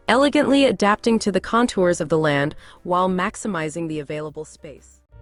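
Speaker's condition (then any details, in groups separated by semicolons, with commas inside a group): No condition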